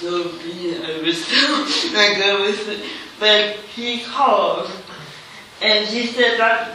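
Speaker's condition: Cerebral palsy

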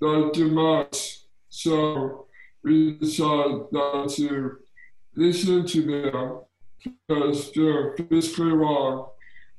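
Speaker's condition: Down syndrome

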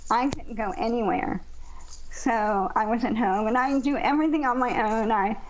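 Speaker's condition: ALS; does much independently, only vitamins and one ALS medicine, 6-monthly PT, speech, neurology

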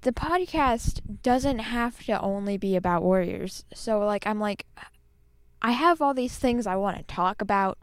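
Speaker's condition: No condition

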